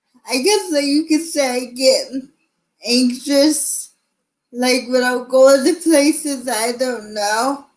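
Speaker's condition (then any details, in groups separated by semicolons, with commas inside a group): Cerebral palsy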